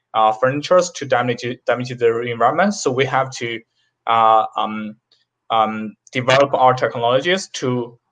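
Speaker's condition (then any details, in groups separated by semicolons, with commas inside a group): No condition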